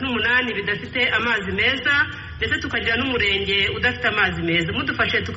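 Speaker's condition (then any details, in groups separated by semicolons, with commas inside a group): No condition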